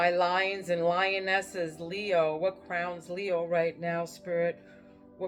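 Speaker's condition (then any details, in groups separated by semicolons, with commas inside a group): No condition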